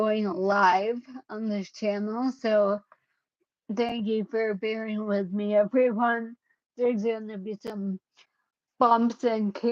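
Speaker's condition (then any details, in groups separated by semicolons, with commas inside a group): Cerebellar ataxia; caused by brain bleed, unsteady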